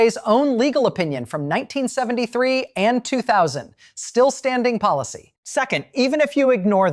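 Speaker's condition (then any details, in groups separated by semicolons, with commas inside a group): No condition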